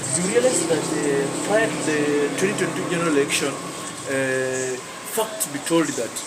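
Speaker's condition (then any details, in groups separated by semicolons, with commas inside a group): No condition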